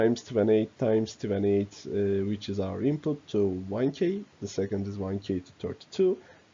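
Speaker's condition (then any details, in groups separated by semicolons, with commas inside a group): No condition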